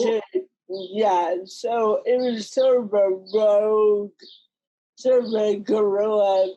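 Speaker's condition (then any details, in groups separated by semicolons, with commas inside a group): Cerebral palsy; mild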